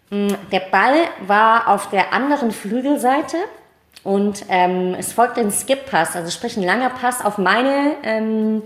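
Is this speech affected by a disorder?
Yes: cleft palate, mild.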